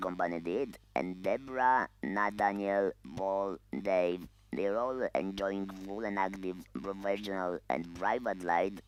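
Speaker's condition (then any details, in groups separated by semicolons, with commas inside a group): Laryngeal cancer, voice loss, electrolarynx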